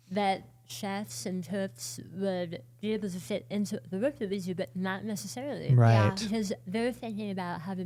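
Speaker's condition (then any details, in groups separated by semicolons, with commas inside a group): Oral cancer, partial glossectomy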